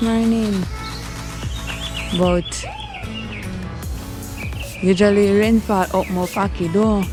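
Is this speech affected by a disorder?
No.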